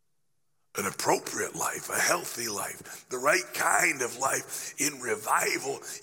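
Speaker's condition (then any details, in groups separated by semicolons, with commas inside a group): Laryngeal cancer after radiation; still affected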